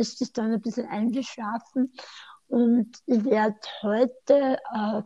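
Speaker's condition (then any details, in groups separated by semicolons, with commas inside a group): Tongue cancer surgery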